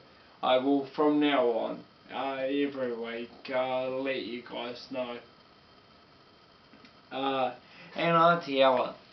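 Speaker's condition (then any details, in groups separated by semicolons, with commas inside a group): Multiple sclerosis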